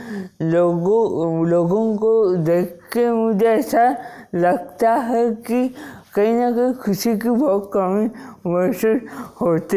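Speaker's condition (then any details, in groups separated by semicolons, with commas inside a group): Wilson's disease; onset at age 16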